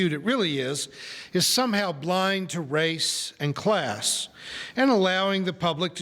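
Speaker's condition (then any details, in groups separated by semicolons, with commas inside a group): No condition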